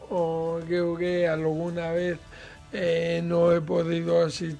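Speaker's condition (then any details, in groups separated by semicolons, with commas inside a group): Cerebral palsy, mild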